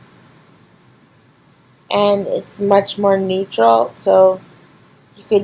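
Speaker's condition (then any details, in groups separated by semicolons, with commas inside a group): Cerebral palsy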